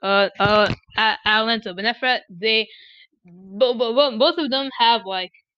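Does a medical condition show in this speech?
Yes: stuttering; ongoing stutter, hopes to stop it with time; stuttering present during this recording, apologizes for it; frequent whole-word and part-word repetitions like chin chin Chicago, ex ex explicit, many fillers; here repeated sounds, repeated words.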